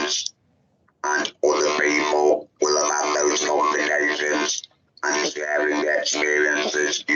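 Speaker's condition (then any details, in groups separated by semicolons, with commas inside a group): Laryngectomy; laryngectomy for larynx cancer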